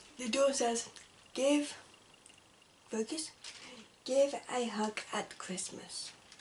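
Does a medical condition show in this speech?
Yes: cerebral palsy.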